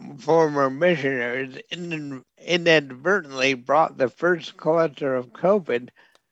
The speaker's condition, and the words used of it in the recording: ALS (motor neuron disease). Lou Gehrig's disease, and it's a neurological disease that affects nerves, muscles, and that's why I can't talk.